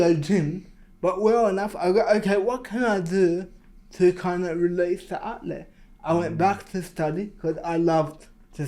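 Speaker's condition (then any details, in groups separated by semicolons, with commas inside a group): Cerebral palsy; from birth, affects fine motor, coordination, balance, spasms, cramps; speech delayed as teenager, later improved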